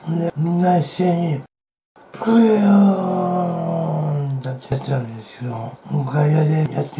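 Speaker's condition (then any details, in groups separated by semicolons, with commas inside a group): Tongue cancer, partial glossectomy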